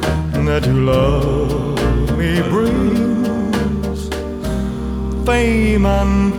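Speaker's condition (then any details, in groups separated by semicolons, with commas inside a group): No condition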